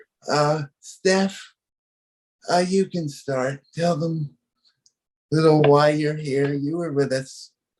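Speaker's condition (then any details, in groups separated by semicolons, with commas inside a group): Cerebral palsy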